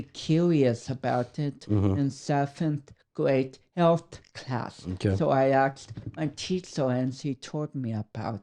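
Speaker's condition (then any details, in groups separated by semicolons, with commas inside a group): Cerebral palsy; affects speech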